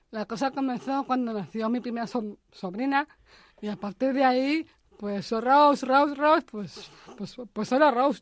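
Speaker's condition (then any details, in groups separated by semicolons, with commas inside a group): Down syndrome; intellectual disability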